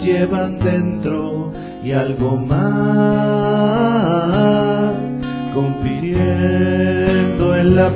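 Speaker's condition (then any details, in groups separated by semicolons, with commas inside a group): No condition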